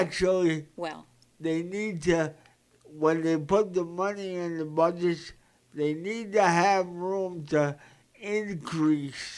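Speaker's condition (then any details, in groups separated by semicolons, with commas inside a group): Cerebral palsy; present from birth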